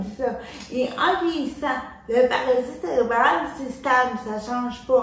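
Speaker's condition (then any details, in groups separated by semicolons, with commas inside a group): Cerebral palsy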